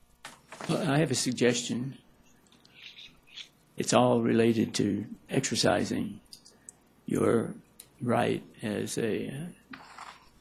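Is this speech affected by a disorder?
Yes: Parkinson's; may stumble over words.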